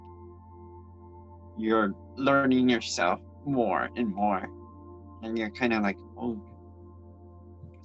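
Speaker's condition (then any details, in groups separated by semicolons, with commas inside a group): Cerebral palsy; from birth; speech issues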